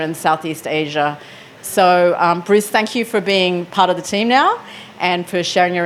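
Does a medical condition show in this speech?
No.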